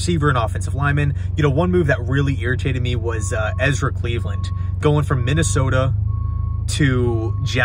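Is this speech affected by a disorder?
No.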